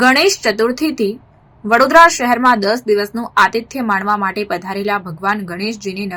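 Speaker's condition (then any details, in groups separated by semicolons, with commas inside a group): No condition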